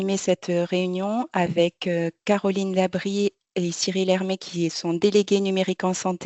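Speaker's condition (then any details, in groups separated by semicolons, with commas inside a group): No condition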